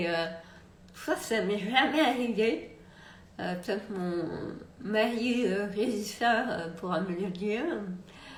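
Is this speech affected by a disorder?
Yes: multiple sclerosis.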